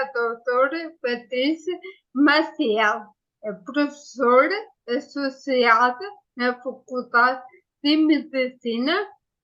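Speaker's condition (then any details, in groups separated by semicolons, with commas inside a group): Ataxia after brain injury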